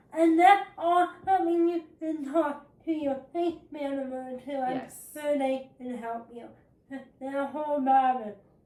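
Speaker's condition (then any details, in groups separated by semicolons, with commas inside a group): Cerebral palsy, spastic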